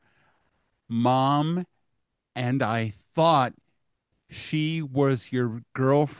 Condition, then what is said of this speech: Aphasia. Talking much better than you talked when I was last in LA, like, ooh, God, it was like 2 weeks ago or so.